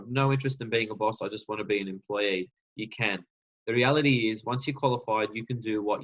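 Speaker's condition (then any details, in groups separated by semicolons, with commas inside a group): No condition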